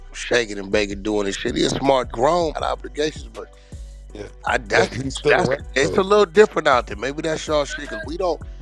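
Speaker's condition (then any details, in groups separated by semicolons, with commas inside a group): No condition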